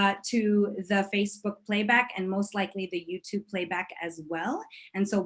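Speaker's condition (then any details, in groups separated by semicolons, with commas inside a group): No condition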